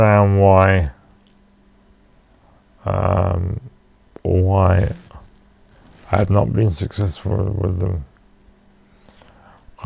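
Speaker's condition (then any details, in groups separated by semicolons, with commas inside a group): Cerebral palsy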